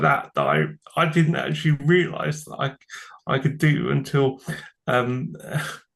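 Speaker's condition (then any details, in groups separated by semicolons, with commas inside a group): Cerebral palsy; from birth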